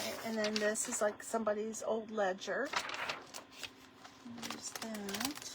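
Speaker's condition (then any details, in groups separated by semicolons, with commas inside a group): No condition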